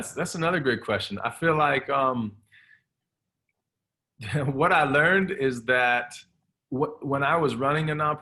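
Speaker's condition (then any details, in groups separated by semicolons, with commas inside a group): No condition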